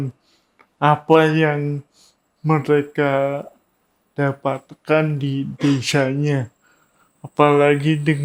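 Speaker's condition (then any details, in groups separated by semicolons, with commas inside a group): Cerebral palsy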